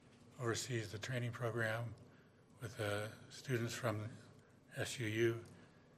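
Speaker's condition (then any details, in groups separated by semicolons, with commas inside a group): Parkinson's disease; overseen by Dan Dale with SUU students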